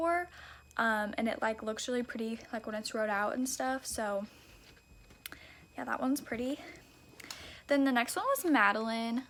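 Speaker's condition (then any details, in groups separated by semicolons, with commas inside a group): No condition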